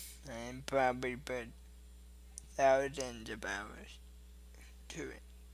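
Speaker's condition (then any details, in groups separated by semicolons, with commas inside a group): Cerebral palsy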